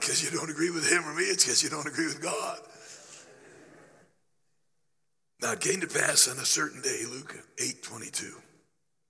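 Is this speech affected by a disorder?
Yes: laryngeal cancer after radiation, growth on voice box treated with radiation and chemotherapy; started preaching in a whisper, voice gaining strength, still affected, apologizes for listener discomfort.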